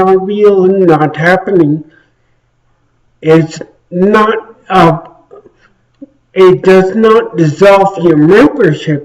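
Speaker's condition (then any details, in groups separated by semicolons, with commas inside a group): Traumatic brain injury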